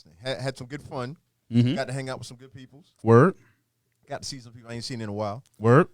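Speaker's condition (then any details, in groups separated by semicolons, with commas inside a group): No condition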